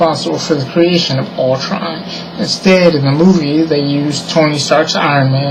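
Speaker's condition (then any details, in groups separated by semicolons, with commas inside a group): Cerebral palsy; diplegia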